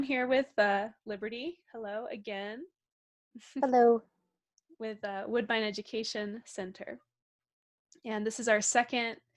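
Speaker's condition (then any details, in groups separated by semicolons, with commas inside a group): No condition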